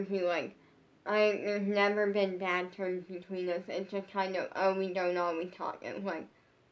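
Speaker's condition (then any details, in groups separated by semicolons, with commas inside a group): Brain injury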